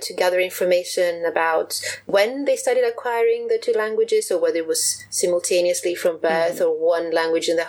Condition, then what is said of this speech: No condition.